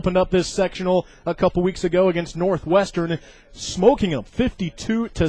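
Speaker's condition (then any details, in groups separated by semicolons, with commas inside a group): No condition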